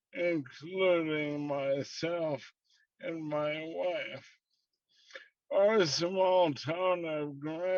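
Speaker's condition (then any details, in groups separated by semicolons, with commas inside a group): ALS, slow progressing; affected, listeners may need repeats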